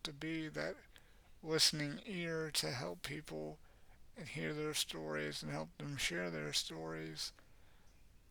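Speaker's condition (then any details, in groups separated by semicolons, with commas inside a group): Cerebral palsy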